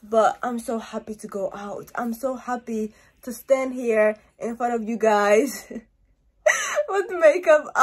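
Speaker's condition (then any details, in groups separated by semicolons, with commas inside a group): No condition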